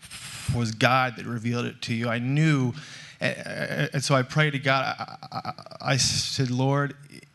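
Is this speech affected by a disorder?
Yes: stuttering; stutter since childhood; still stutters, speaks publicly on stage; stutter noticeable to listeners when speaking; here prolonged sounds.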